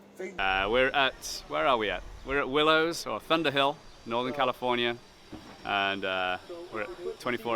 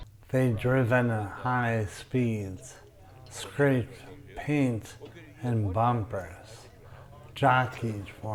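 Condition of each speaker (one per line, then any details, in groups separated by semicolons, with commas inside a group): No condition
Brain injury; lost control of body including speech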